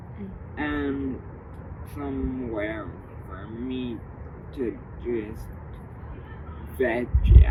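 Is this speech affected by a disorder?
Yes: cerebral palsy; uses service dog.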